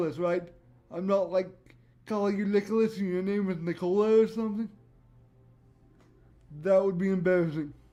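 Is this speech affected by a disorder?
Yes: cerebral palsy; voice tone sometimes odd.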